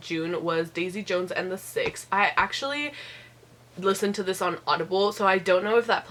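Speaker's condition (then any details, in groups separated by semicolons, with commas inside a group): No condition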